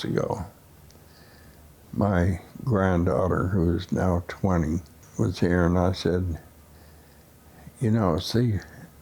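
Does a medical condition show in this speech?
Yes: essential tremor.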